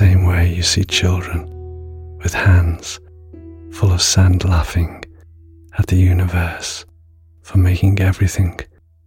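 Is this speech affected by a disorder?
No.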